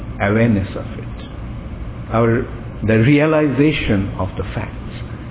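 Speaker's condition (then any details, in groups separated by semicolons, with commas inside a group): No condition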